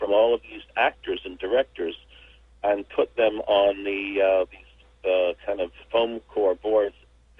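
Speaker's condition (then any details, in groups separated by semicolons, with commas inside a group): No condition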